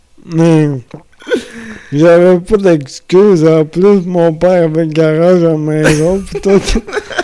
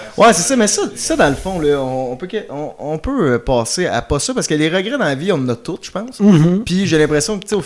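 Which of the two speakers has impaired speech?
The first: amyotrophic lateral sclerosis.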